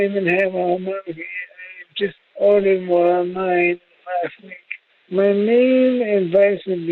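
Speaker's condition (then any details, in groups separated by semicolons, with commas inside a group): Traumatic brain injury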